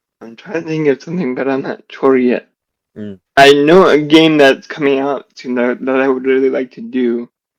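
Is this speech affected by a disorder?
Yes: generalized dystonia; drops things with both hands, clumsy.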